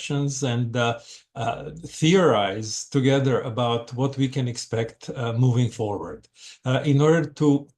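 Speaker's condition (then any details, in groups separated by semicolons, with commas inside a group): No condition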